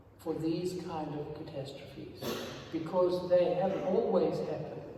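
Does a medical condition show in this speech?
No.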